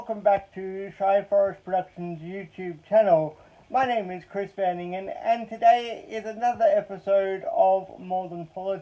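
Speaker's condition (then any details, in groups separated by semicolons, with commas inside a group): Cerebral palsy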